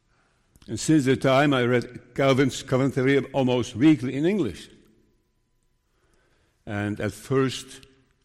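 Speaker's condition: Parkinson's disease; still preaching

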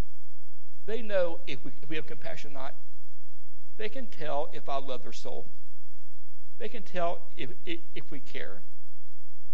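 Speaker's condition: Stuttering; stutter as usual way of talking, recent neck surgery; worse when unwell, mistaken for stroke by Life Squad paramedics; repeated sounds

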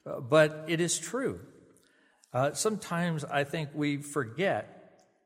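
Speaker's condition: No condition

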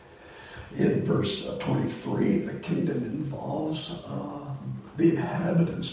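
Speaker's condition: Voice disorder; not contagious

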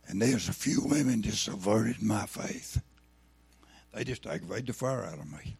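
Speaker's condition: Throat cancer, lost vocal cord

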